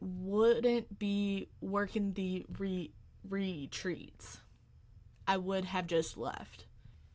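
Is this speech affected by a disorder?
Yes: stuttering; fear of speaking in front of groups, school accommodations for presenting projects, found national stuttering association; many fears about speaking; here repeated sounds, prolonged sounds.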